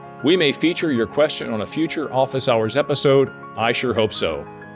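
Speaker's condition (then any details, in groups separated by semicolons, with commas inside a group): No condition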